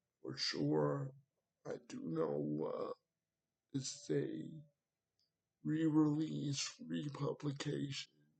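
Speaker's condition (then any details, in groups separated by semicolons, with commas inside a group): Cerebral palsy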